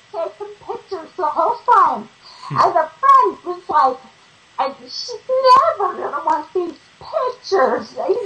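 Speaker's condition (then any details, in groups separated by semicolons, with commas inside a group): Ataxia; ataxia after brainstem malformation bled, brain hemorrhage and surgery, onset age 36 with facial tingling, numbness; about 5 years since onset, shakes when attempting tasks, still practices standing daily, writing physically challenging; lost speech and swallowing after hemorrhage, relearned both through speech therapy, memory and cognition intact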